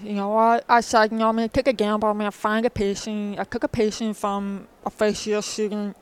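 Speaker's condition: Profound deafness, born profoundly deaf in both ears; spoken speech preferred over ASL, childhood speech lessons three hours away, five days a week

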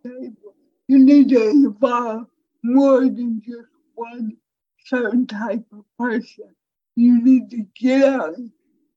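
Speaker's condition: Cerebral palsy; speech impairment, voice sounds different, strangers wrongly assume cognitive disability on hearing voice

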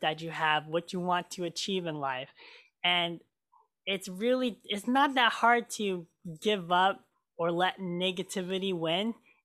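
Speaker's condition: Cleft lip and palate; hole in upper lip

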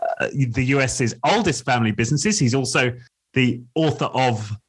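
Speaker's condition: No condition

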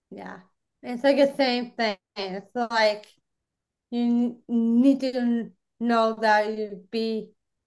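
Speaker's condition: Down syndrome; born without esophagus

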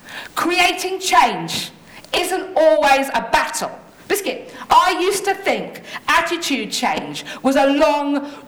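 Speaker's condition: Tourette syndrome; vocal tics interrupt speech, involuntary words and phrases, ticking fits cause complete loss of speech control

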